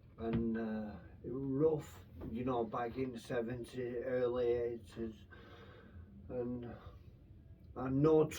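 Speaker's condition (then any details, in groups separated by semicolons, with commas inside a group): Brain infection with surgery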